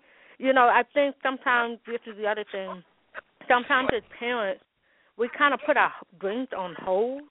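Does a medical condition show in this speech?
Yes: hearing loss with speech impediment; congenital hearing loss, umbilical cord wrapped around neck at birth, hearing aids since 15 months; wears hearing aids, learned sign language at four; speech impediment caused by hearing loss.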